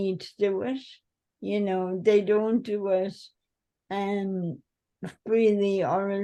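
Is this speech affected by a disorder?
Yes: cerebral palsy.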